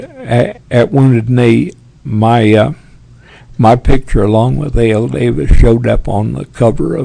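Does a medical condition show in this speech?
Yes: Parkinson's; tremors as early symptom.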